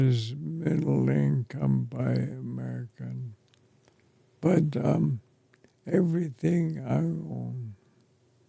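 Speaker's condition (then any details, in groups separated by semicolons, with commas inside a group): ALS; affects chest and throat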